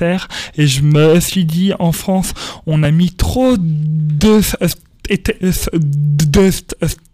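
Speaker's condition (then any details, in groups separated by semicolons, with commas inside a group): Stuttering; stuttering since early childhood at school, speech therapy helped, told elimination almost impossible; stuttering persists, described by him as an accent; prolonged sounds, blocks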